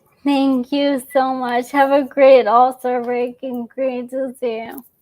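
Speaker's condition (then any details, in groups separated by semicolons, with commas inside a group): ALS; young onset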